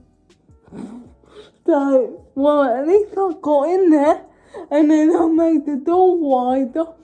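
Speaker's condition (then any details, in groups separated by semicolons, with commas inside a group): Cerebral palsy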